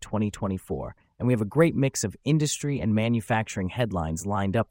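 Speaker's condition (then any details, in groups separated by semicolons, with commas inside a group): No condition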